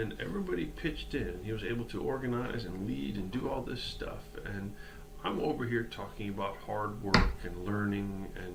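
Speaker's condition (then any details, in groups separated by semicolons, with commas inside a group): No condition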